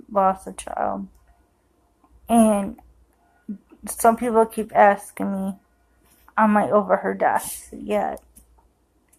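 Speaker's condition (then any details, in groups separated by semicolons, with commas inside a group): Cerebral palsy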